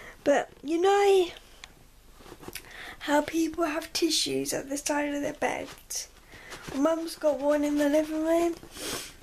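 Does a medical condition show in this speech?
Yes: cerebral palsy.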